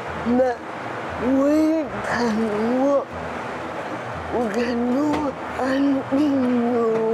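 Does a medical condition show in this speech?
Yes: cerebral palsy; cerebral palsy, from birth; difficulties with verbal communication.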